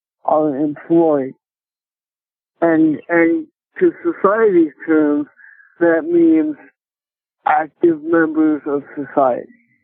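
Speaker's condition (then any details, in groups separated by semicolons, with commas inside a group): Cerebral palsy; speech affected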